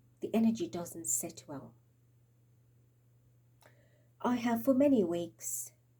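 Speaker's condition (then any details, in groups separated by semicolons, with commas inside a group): No condition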